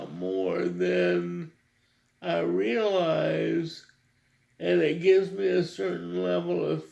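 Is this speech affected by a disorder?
Yes: cerebral palsy.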